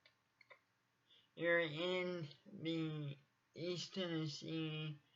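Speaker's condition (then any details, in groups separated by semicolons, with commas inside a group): Cerebral palsy; from birth, uses wheelchair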